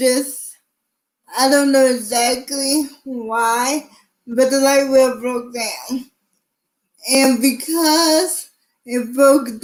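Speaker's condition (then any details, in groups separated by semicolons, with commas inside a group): Cerebral palsy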